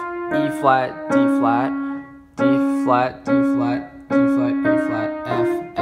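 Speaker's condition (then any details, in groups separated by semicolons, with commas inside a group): No condition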